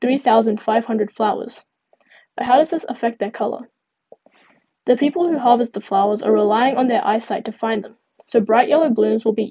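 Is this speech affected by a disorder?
No.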